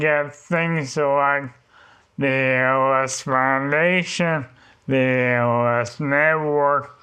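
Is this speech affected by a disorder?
Yes: ALS; slow progression, leg onset.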